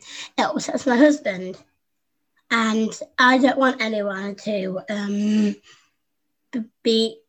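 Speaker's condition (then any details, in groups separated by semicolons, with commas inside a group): Down syndrome; congenital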